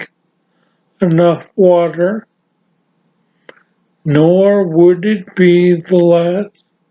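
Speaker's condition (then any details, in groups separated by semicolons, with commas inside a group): Severe traumatic brain injury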